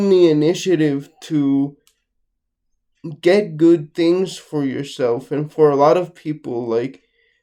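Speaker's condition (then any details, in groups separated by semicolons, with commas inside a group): Cerebral palsy; wheelchair user, operation in early high school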